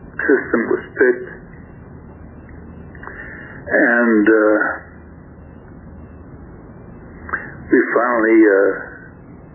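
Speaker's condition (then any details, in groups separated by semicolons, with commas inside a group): Stroke affecting throat muscles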